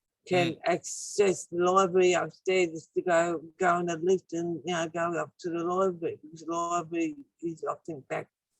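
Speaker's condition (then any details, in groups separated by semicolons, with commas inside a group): Acquired brain injury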